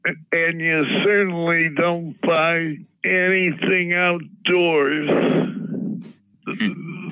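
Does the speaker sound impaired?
Yes: Parkinson's disease; medical cannabis for Parkinson's symptoms.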